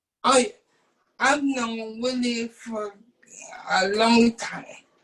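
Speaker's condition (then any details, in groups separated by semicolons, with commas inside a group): Cerebral palsy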